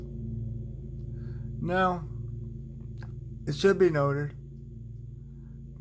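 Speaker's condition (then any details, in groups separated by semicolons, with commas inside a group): Cerebral palsy, spastic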